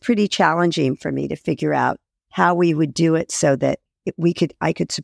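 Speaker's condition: No condition

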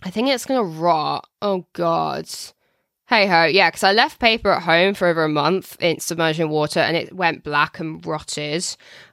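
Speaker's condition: No condition

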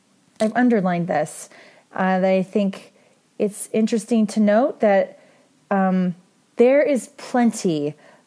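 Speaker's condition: No condition

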